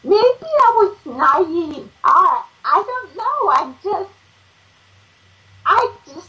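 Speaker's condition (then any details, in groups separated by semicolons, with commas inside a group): Ataxia; ataxia after brainstem malformation bled, brain hemorrhage and surgery, onset age 36 with facial tingling, numbness; about 5 years since onset, shakes when attempting tasks, still practices standing daily, writing physically challenging; lost speech and swallowing after hemorrhage, relearned both through speech therapy, memory and cognition intact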